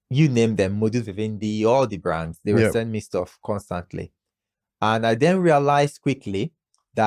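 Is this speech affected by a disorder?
No.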